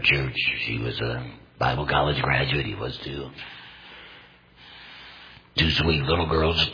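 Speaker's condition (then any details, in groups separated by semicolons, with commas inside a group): Total laryngectomy; no pain speaking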